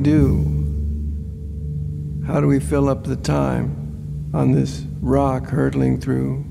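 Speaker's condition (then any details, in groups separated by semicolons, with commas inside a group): Parkinson's; right-hand tremor, trouble buttoning, arm freezing, no fluidity, diagnosed about ten years ago by neurologist; on medication with about 90-minute window, freezing on stage; less speech trouble than co-actor, mainly movement trouble, sharp and clear at medication peak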